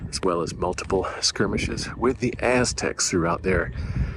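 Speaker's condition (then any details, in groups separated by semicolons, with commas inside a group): No condition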